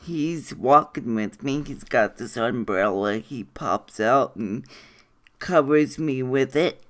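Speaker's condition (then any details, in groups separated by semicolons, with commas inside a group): Cerebral palsy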